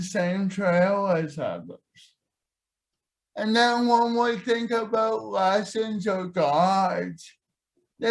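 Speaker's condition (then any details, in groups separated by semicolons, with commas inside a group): Cerebral palsy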